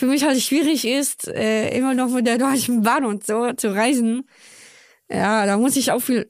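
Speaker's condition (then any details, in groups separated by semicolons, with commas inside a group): Down syndrome; congenital, born in Köln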